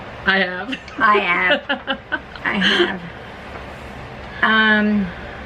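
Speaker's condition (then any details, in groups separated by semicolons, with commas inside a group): No condition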